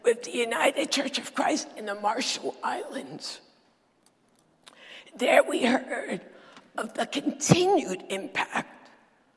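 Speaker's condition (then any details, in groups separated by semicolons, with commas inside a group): Dysphonia; still preaches with this voice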